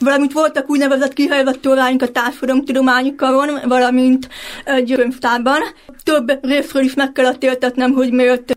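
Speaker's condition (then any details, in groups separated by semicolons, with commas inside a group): Deafblindness (hearing impairment)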